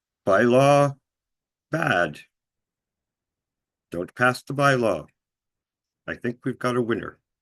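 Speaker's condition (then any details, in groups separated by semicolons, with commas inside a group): No condition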